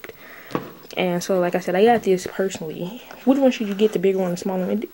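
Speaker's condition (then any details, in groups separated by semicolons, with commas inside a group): No condition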